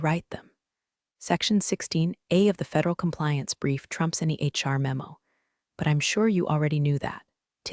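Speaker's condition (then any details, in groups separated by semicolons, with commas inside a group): No condition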